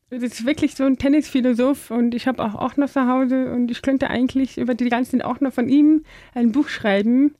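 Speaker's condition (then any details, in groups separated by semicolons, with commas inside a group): Deafness; learned speaking as child using balloons, speaks well, better than many deaf people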